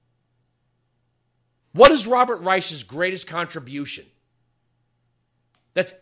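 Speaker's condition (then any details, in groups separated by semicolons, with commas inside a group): No condition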